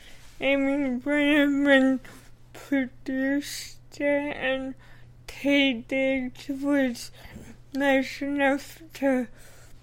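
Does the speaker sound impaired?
Yes: cerebral palsy; speech therapy for pronunciation and breath support.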